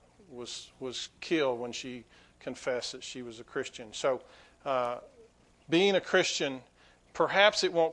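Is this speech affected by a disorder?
No.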